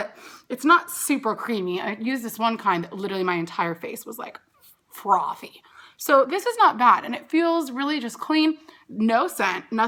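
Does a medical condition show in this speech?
No.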